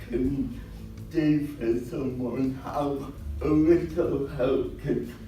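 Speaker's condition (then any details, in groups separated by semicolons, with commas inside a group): Cerebral palsy; early prognosis of never talking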